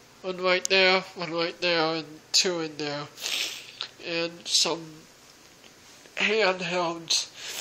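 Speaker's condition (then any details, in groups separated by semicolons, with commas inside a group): Cerebral palsy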